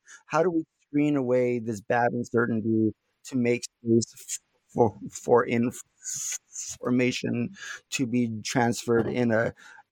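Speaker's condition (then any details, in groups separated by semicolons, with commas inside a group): Stuttering; not stuttering much during this interview; little stuttering currently; blocks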